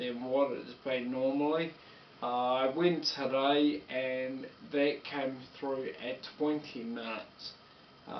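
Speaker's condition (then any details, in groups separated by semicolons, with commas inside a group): Multiple sclerosis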